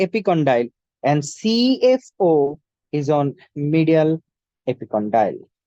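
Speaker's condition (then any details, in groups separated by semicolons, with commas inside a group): No condition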